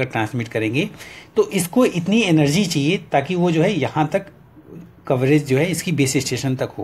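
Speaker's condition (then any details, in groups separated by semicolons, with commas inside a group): No condition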